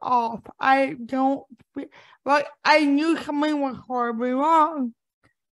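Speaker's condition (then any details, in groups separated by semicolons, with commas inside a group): Cerebral palsy; arthritis since age 30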